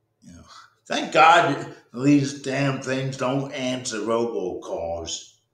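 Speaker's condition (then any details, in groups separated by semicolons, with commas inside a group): Cerebral palsy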